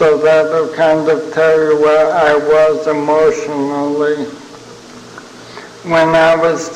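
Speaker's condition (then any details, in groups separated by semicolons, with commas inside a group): ALS (Lou Gehrig's disease); young onset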